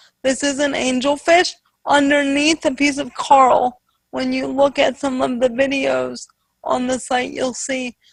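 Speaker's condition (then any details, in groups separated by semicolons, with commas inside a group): Spastic quadriplegic cerebral palsy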